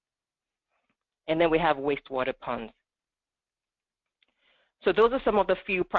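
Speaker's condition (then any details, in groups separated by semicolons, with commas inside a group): No condition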